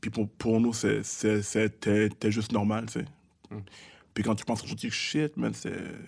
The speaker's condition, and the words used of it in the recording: Stuttering. Tu es un des rappeurs québécois qui est capable de rapper le plus vite.